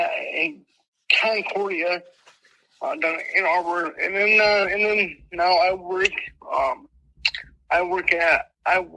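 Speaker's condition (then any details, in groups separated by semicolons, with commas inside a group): Mild cerebral palsy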